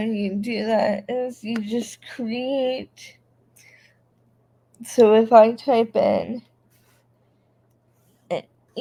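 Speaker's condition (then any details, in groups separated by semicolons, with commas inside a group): Cerebral palsy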